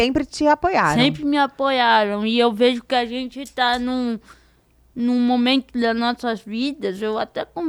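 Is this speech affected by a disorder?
Yes: cerebral palsy; diparetic form.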